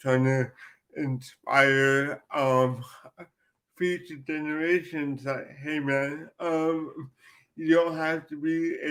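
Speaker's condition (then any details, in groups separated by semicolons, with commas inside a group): Cerebral palsy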